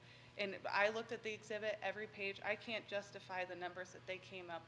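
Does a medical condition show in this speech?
No.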